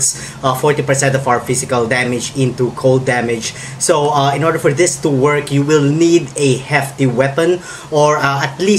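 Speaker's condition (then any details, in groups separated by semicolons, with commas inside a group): No condition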